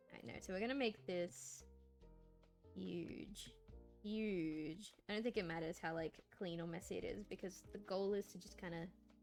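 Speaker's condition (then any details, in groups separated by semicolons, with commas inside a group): No condition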